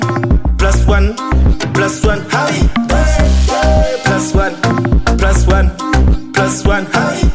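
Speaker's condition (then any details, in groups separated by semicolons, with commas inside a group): No condition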